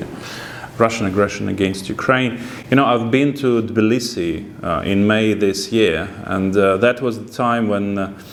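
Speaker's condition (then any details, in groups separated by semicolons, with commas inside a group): No condition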